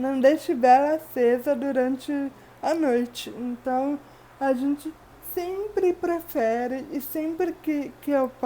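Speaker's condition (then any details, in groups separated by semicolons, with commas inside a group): Cerebral palsy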